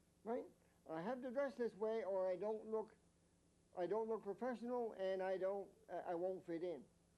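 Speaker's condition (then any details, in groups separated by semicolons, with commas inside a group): Mild cerebral palsy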